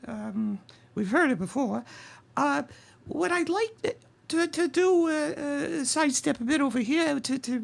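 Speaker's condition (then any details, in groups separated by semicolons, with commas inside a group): No condition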